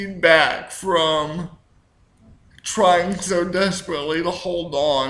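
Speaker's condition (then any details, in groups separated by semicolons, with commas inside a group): Cerebral palsy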